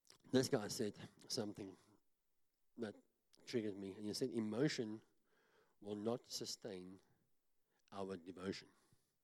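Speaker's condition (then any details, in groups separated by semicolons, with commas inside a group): Cleft palate; talks funny, self-described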